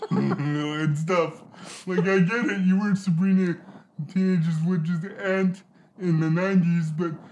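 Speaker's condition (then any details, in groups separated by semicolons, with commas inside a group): Cerebral palsy; spastic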